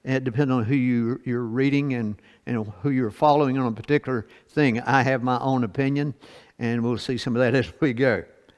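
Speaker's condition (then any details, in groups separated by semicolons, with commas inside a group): No condition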